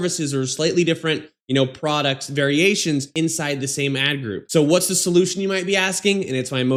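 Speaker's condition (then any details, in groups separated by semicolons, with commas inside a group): No condition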